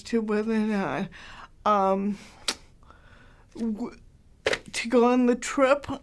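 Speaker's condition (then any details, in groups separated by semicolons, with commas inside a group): Cerebral palsy, mild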